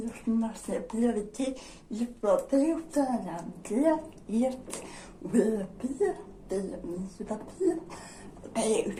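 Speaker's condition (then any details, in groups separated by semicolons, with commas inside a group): Dystonia; generalized dystonia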